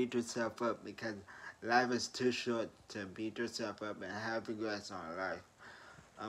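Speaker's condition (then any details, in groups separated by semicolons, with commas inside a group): Traumatic brain injury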